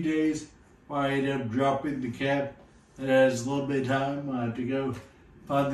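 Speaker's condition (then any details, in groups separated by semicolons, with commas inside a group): Friedreich's ataxia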